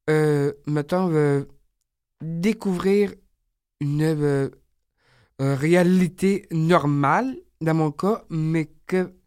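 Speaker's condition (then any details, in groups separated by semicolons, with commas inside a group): Down syndrome; age 30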